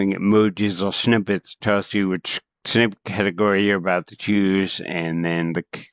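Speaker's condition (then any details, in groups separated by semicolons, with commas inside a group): Cerebral palsy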